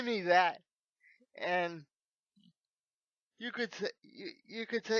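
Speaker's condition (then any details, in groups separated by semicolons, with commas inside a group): Cerebral palsy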